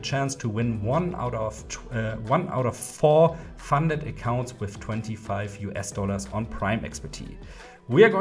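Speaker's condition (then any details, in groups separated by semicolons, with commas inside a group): No condition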